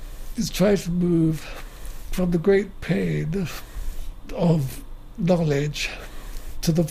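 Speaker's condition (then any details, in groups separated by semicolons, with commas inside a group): Motor neuron disease; wheelchair user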